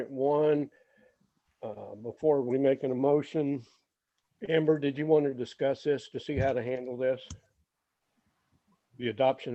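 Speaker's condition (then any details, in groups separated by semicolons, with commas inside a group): No condition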